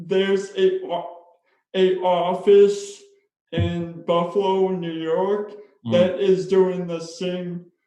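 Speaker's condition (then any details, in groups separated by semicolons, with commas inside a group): Spastic cerebral palsy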